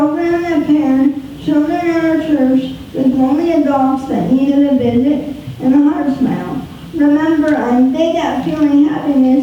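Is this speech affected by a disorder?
Yes: spastic quadriplegic cerebral palsy.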